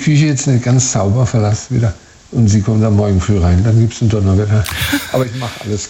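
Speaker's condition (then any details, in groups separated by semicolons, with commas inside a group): Parkinson's disease, early onset; onset at 40, 15 years ago, arm not swinging, physiotherapy ineffective, diagnosed by tablet response; age 60, needs care, wife does everything, less active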